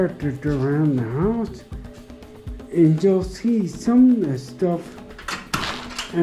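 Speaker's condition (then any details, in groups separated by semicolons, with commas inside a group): Traumatic brain injury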